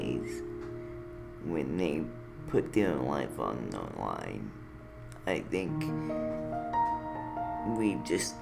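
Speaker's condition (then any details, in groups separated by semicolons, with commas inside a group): Cerebral palsy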